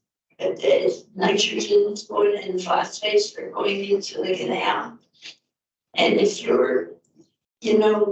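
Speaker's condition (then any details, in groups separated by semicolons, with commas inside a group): Multiple sclerosis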